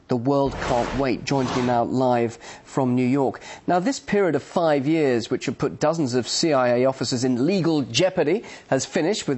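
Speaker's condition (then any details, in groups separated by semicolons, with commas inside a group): No condition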